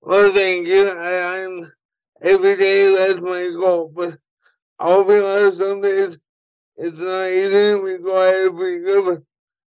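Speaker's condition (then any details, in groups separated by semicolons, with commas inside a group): Cerebral palsy; voice affected once in a while, talks funny sometimes, mental capability unaffected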